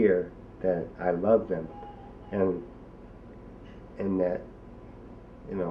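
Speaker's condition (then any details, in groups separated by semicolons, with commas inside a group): ALS; onset in arms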